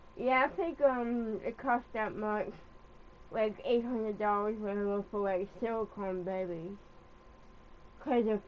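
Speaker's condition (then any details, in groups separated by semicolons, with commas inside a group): Cerebral palsy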